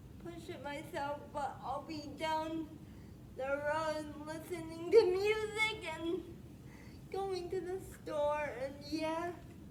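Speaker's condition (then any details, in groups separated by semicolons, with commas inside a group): Spastic quadriplegic cerebral palsy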